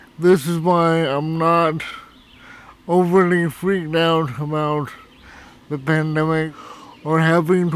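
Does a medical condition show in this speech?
Yes: cerebral palsy.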